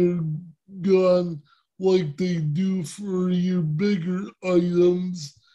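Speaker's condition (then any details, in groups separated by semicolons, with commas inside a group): Cerebral palsy; speech impairment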